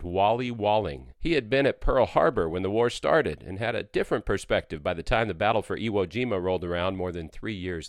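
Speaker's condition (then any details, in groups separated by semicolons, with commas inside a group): No condition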